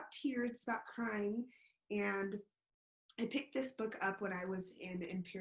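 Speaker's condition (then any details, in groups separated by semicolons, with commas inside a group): No condition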